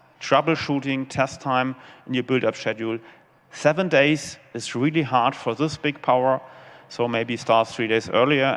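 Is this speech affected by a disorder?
No.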